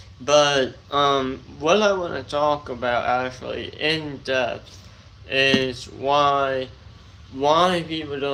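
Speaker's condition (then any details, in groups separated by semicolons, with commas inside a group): Tongue cancer surgery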